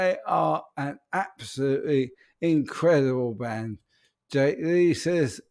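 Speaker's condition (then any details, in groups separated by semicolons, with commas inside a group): ALS; voice may sound peculiar tonight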